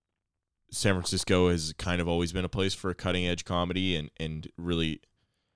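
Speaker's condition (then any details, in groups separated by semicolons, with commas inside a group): No condition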